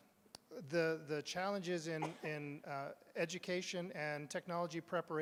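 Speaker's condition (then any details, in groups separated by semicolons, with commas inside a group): No condition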